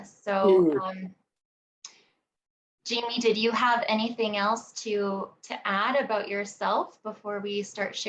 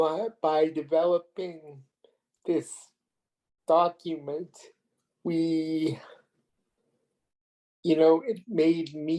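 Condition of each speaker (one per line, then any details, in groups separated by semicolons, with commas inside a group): No condition
Cerebral palsy; premature birth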